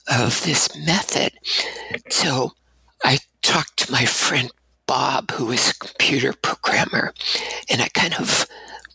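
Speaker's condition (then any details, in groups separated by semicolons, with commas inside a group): Abductor spasmodic dysphonia; staccato speaking style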